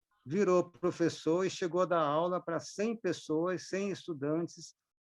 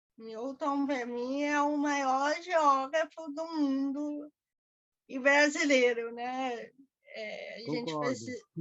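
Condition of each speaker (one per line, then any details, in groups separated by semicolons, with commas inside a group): No condition
Cerebral palsy; diagnosed at about one year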